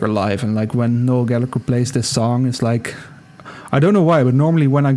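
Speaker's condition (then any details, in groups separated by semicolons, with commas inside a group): No condition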